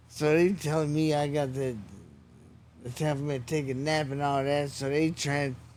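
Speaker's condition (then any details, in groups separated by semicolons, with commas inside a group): Traumatic brain injury; assault at 19, left side slowed, stroke-like, prior coma; about 29 years since injury, walking again; needs prompting to project voice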